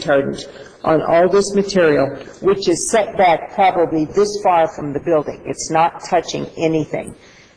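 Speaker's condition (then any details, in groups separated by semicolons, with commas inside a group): No condition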